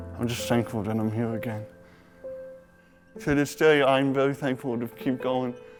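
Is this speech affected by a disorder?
Yes: cerebral palsy; from birth, motor impairment.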